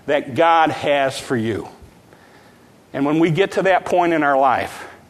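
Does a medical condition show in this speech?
No.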